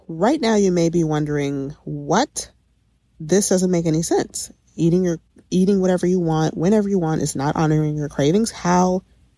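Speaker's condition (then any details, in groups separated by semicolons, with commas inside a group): No condition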